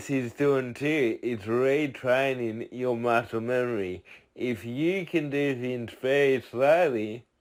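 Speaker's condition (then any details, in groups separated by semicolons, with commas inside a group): Cerebral palsy; from birth, tight muscles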